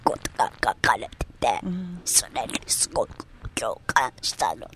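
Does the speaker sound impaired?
Yes: myasthenia gravis; body strength gradually lost, onset at age 24, ventilator since age 26; age 34, uses ventilator, came to studio, goes out actively.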